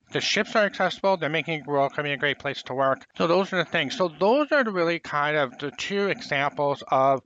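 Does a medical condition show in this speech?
Yes: profound hearing loss, congenital.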